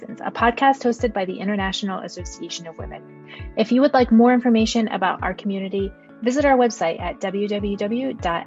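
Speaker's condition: No condition

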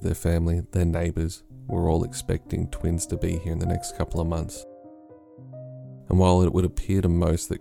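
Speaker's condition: No condition

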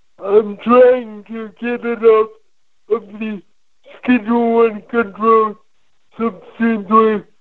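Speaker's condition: Cerebral palsy; muscles very stiff especially when nervous, words repeated and clarified by relay operator

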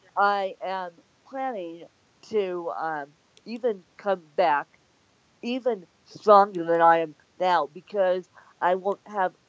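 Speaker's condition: Hemiplegic cerebral palsy; about 29 years since onset

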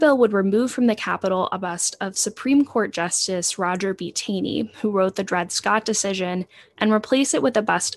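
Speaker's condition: No condition

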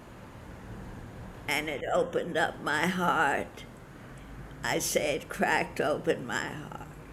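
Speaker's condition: Parkinson's disease; followed own path

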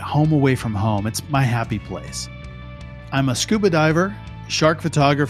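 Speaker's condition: No condition

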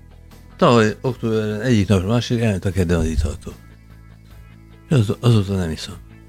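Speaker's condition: Parkinson's disease; harder for listeners to understand

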